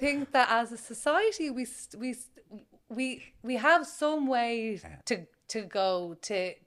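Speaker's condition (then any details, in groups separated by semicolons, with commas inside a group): Stammer; stammer since childhood, group therapy in 20s, Dublin Adult Stuttering (DAS), Dr. Jonathan Linklater; stammers more when anxious, sometimes hides stammer, still fears being caught out; once tried passing as fluent, voluntary stammering since 20, early in interactions; repeated sounds, repeated words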